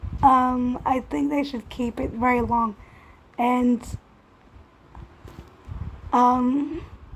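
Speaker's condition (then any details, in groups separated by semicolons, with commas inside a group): Cerebral palsy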